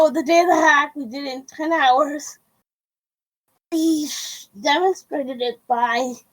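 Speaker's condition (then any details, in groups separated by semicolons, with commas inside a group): Cerebral palsy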